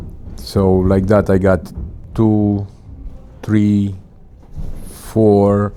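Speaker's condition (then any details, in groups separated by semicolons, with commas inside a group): No condition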